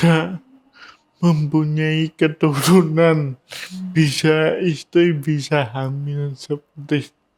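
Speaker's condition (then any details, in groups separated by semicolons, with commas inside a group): Cerebral palsy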